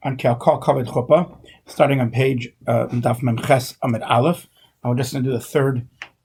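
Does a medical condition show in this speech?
No.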